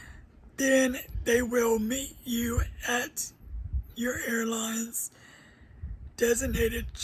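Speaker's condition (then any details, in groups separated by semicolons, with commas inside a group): Cerebral palsy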